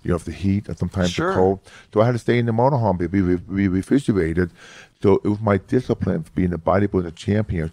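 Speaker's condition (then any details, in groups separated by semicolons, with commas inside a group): Hearing loss; about 75% hearing loss from close to birth; left ear surgery about 5 years ago, no hearing aid in left ear now, hears much better; severe speech impediment since childhood, very monotone speech, studied phonetics for inflection, improved over years, new york accent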